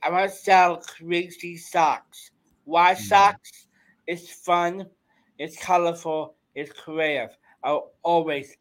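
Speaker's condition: Down syndrome; congestive heart failure

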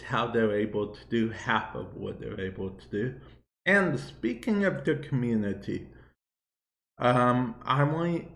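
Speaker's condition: Cerebral palsy; affects speech a bit

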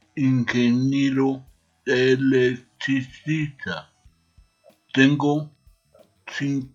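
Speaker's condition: Aphasia; acquired aphasia, caused by brain injury; difficulty expressing self, knows what to say but struggles to find words

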